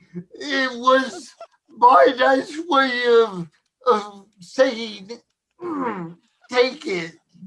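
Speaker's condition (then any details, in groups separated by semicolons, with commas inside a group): Cerebral palsy; since birth, born not breathing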